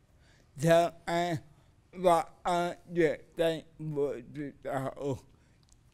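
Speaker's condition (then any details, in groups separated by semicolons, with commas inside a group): Cerebral palsy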